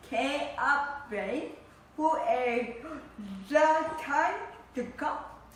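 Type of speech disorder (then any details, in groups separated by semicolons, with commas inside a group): Apraxia of speech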